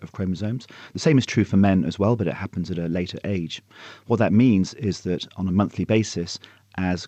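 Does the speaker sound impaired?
No.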